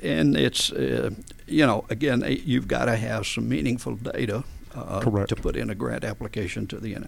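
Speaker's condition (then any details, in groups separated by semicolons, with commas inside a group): Spasmodic dysphonia; adductor spasms, vocal folds slam together, voice problems when speaking to groups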